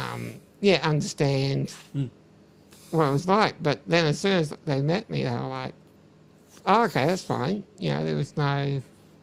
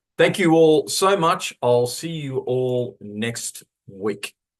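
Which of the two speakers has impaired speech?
The first: muscular dystrophy; uses wheelchair; wheelchair user.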